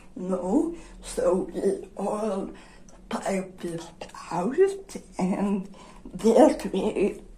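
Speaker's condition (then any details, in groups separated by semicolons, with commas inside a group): Generalized dystonia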